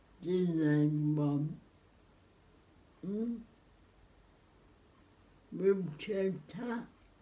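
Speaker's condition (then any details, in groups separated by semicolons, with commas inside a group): Cerebral palsy; spastic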